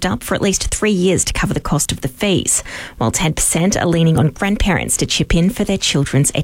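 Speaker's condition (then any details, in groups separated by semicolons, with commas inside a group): No condition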